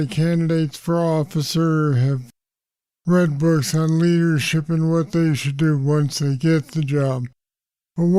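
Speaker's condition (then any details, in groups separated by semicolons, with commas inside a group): Parkinson's disease; deep brain stimulators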